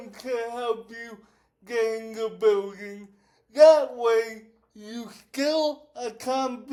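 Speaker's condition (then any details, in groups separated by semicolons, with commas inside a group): Cerebral palsy; affects whole body; affects speech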